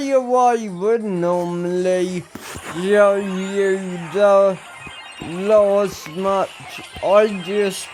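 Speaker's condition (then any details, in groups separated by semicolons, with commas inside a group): Ataxia; speech recently worse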